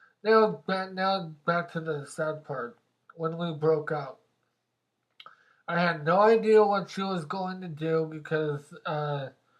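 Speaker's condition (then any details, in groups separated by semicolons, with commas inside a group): Mobius syndrome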